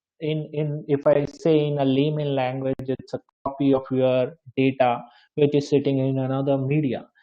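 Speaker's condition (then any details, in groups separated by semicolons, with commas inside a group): No condition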